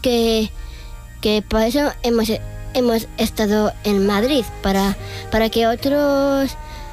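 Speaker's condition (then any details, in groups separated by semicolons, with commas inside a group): Down syndrome; oratory and debate training with Down Navarra team, Yo Tengo Opinión debate league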